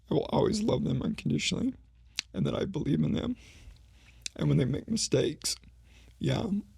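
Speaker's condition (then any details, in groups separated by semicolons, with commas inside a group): ALS; slowly progressing form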